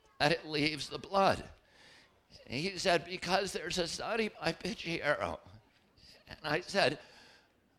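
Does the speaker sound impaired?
Yes: spasmodic dystonia; apologizes to audience for voice.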